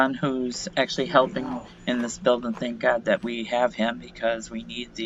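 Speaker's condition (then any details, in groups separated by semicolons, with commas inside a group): No condition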